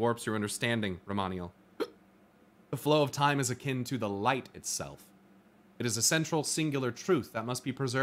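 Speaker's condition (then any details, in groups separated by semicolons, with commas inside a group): No condition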